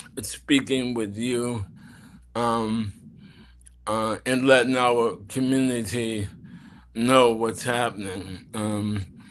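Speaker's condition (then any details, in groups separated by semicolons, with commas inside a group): ALS; throat muscles affected, speech slowed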